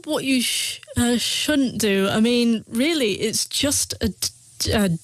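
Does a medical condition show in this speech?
Yes: stammer; stammer since childhood, neurological brain function, not nervousness or psychological, British Stammering Association member; still stutters, needs more time to speak; hid stammer about 10 years by withdrawing, speaking little, feared phone, hid stuttering at uni; here repeated sounds, prolonged sounds.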